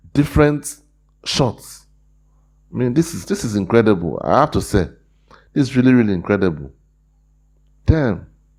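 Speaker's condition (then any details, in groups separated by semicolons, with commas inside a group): No condition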